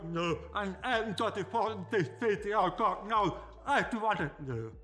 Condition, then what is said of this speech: Deafness. I'm relying on lip reading and using my hand.